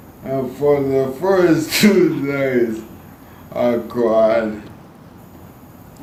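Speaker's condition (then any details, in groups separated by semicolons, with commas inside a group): ALS; spasticity main symptom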